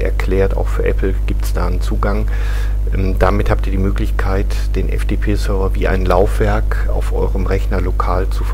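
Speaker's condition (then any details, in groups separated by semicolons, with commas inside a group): No condition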